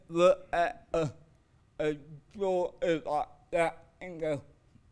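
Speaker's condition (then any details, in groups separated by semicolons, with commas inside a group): Cerebral palsy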